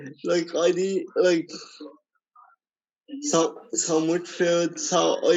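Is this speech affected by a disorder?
Yes: cerebral palsy.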